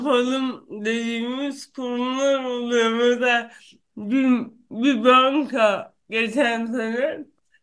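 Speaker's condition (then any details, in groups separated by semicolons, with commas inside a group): Cerebral palsy; affects gross and fine motor muscle systems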